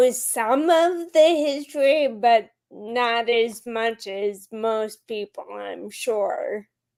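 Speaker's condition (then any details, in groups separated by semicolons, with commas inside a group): Friedreich's ataxia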